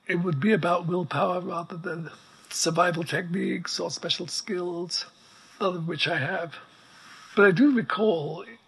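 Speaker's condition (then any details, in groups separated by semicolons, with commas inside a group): ALS; immobile for hours on end, pump sets breathing rate, writes by dictation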